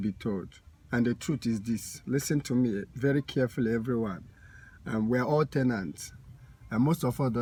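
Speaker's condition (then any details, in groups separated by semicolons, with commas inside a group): No condition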